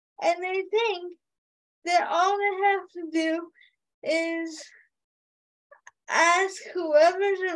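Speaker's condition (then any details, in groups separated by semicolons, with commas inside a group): Cerebral palsy with quadriplegia; quadriplegia, cannot move independently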